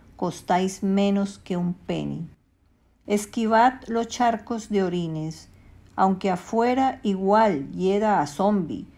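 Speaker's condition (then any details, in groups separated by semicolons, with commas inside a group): No condition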